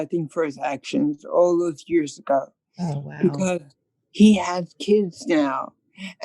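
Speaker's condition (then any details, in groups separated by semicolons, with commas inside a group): Cerebral palsy; present from birth, hearing loss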